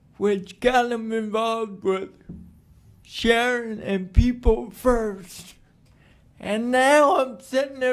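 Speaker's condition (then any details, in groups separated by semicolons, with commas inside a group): Cerebral palsy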